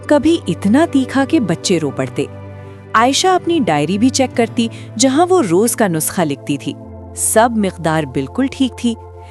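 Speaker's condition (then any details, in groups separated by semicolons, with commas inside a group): No condition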